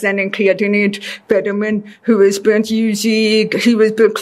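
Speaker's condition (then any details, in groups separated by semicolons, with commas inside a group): Deafness; deaf since childhood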